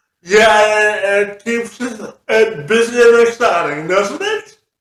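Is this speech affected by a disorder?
Yes: cerebral palsy; spastic quadriplegic.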